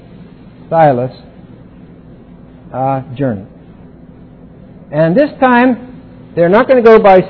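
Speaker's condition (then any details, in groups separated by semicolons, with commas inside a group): No condition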